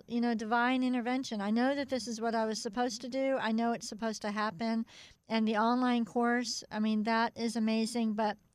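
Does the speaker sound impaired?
Yes: cleft palate; cleft palate from birth, extensive speech therapy in childhood; radio interview not easy, must concentrate to keep speech clear; must concentrate to make speech clear enough.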